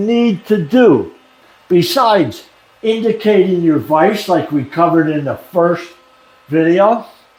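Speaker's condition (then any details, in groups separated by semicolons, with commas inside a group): No condition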